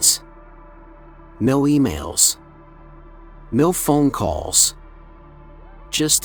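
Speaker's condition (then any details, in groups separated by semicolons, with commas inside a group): No condition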